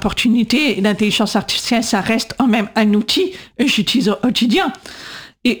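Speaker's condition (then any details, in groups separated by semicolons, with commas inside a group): Deaf from birth; congenital deafness; atypical voice, speech recognition struggles to understand, 20 years speech therapy, lpc coder in class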